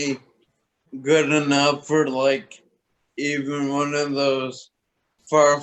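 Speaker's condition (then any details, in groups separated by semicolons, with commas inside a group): Toxic leukoencephalopathy, locked-in syndrome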